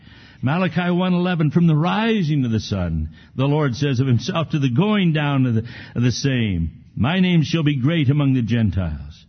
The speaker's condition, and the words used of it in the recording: None; typical speech.